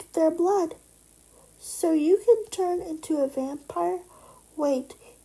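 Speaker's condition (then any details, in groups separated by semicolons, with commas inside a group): Cerebral palsy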